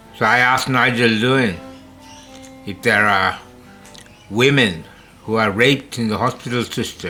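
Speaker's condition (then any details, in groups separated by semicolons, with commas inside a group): Slurred speech from poisoning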